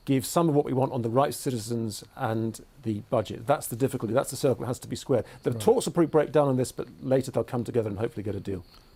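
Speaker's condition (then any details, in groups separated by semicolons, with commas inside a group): No condition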